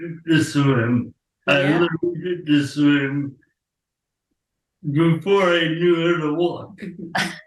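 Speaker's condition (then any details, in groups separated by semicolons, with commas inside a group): Traumatic brain injury; caused by accident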